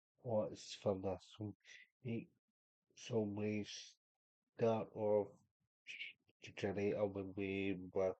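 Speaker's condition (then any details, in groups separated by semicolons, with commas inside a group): Cerebral palsy; unable to walk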